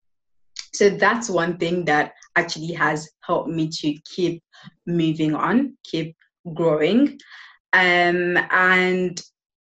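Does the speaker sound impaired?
Yes: stuttering; sometimes intense blocks, getting stuck; after 3-month program with Michael Williams, pausing and breathing techniques, improving in English and Spanish; before program: sometimes intense blocks, stuck on own name, nervous in new speaking situations; here prolonged sounds.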